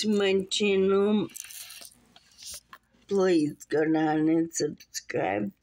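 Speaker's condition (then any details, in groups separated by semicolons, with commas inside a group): Muscular dystrophy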